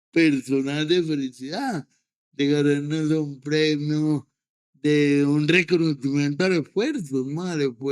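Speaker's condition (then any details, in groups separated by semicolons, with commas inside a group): Cerebral palsy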